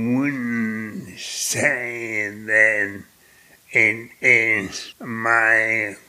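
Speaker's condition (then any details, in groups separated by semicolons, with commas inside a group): Primary lateral sclerosis; motor neuron disease, neurologist gave 2 to 5 years, later found primary lateral sclerosis, legs then arms, hands, face, voice; about 12 years since diagnosis, worsening, less mobile, swallowing expected to fail; profoundly affected, speaks with effort, hard to follow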